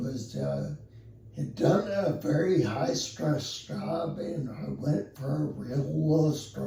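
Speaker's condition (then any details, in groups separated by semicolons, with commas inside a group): Spinocerebellar ataxia; onset double vision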